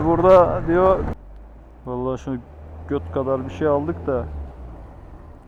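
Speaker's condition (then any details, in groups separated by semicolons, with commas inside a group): No condition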